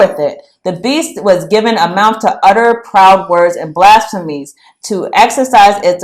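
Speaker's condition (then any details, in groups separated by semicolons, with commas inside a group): No condition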